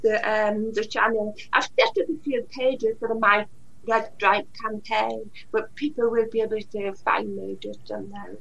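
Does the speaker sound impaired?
Yes: Usher syndrome (deafblindness), profoundly deaf since birth, severe.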